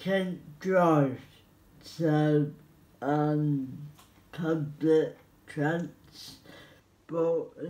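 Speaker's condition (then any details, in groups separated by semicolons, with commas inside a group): Cerebral palsy; spastic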